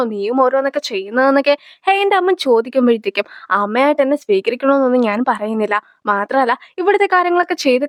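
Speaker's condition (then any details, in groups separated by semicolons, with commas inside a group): No condition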